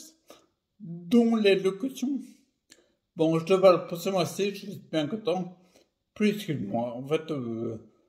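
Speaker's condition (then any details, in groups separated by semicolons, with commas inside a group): Primary progressive multiple sclerosis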